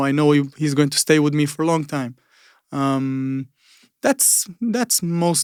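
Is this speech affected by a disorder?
No.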